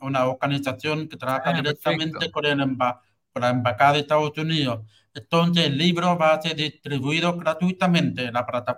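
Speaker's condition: Hearing loss with cochlear implant; congenital hearing loss, cochlear implant surgery, implant electrically stimulates cochlea

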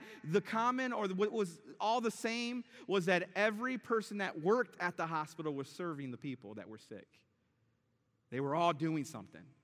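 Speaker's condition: No condition

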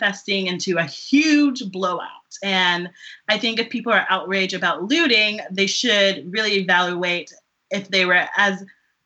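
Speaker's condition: Stuttering; always working on articulation; tapping into femininity has helped articulation and fluency; prolonged sounds

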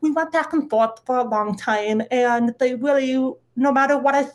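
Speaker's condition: Deafness; cannot hear voice calls or megaphones, needs to see faces, uses captioned video calls

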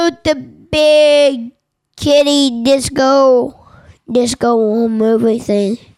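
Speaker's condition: Williams syndrome; genetic cause, diagnosed by geneticist after specialist referral, ear tubes placed at Children's Hospital; eight years old, former speech therapist Martha Davis, Bell Center, early physical and occupational therapy

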